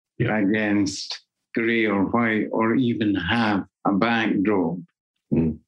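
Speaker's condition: Parkinson's disease; symptoms regulated by stimulation, balance iffy, uses a cane, records poetry readings to help

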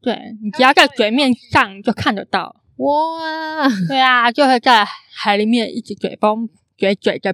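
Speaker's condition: Congenital hearing impairment, congenital cochlear underdevelopment; intonation slightly different from typical speakers

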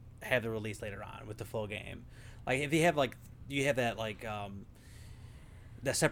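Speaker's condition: No condition

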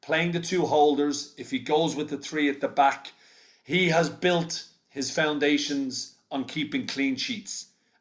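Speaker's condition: No condition

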